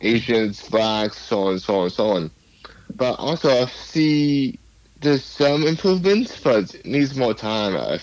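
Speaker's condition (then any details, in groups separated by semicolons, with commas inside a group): Cerebral palsy; cerebral palsy from birth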